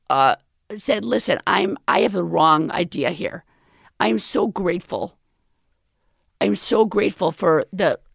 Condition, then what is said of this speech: Vocal cord paralysis. So what you hear now is temporary, but you'll see.